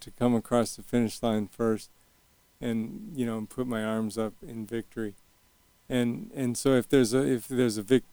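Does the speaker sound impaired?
Yes: early onset Parkinson's; young onset Parkinson's, onset around age 40, Medtronic deep brain stimulation implant, two 3-inch brain probes; DBS surgery at Stanford three years ago, constant current stimulation, symptom management phenomenal.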